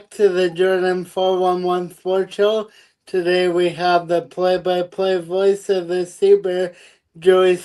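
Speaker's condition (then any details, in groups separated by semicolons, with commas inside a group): Cerebral palsy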